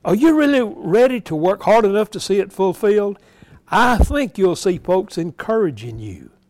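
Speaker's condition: No condition

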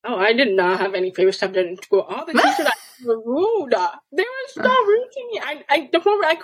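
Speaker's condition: Deafness, hard of hearing

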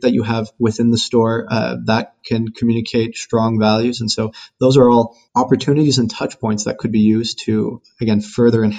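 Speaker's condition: No condition

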